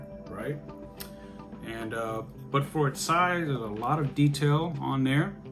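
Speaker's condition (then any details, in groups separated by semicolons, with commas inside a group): No condition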